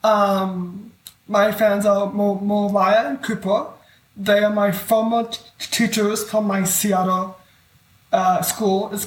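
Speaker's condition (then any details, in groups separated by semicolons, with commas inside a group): Stuttering; long-standing stuttering, speech began around four or five, Skraban-Deardorff syndrome diagnosed at 17, childhood physical therapy; ongoing stuttering, about two years since Skraban-Deardorff diagnosis; trouble getting words together, host says speaks and communicates well; repeated sounds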